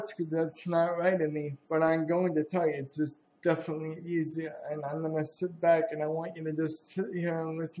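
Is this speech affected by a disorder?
Yes: cerebral palsy; sometimes hard to speak.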